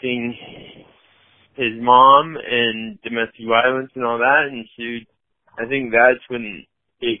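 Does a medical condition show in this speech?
Yes: cerebral palsy; from birth, mild, used AFOs, SMAFOs, leg immobilizers, physical and occupational therapy, never forearm crutches; had speech therapy.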